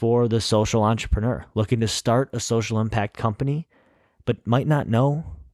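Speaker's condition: No condition

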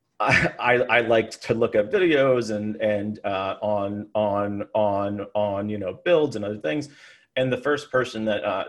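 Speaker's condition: Stuttering; stutter since birth, many rounds of therapy, practices speech technique and self-image work; stutter persists, better some days, varies with focus and tiredness; obvious stutter, cannot be hidden, needs full mental focus on speaking, physically exhausting, harder with distractions; repeated sounds, repeated words

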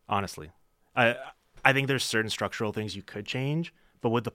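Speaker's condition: No condition

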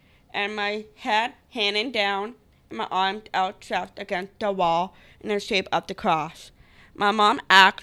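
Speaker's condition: Down syndrome; accent from condition

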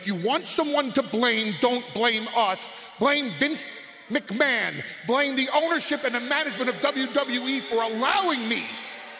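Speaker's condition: No condition

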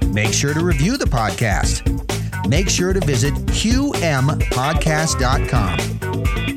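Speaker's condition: No condition

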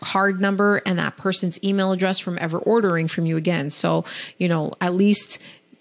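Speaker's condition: No condition

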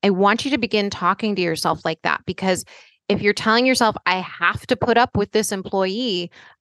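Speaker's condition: No condition

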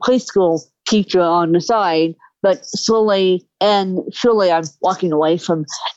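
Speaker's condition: Cerebral palsy; aims to stop assistive devices

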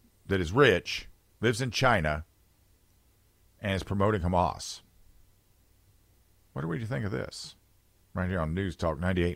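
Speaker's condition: No condition

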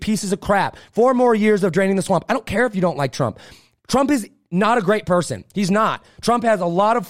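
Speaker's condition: No condition

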